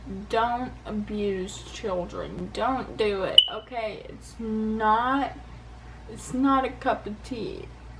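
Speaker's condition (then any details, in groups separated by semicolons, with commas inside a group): Cerebral palsy; affects balance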